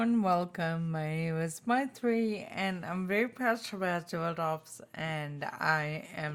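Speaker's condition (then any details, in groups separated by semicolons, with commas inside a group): Spinocerebellar ataxia type 2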